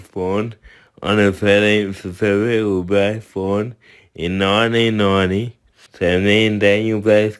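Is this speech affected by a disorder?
Yes: cerebral palsy; from birth, tight muscles.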